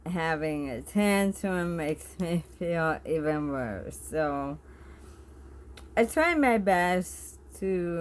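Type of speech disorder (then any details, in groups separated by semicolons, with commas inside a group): Bulbar dysarthria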